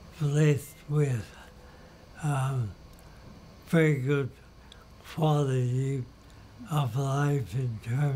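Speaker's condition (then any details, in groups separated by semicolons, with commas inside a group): ALS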